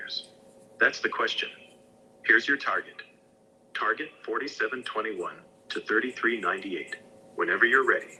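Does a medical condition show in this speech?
No.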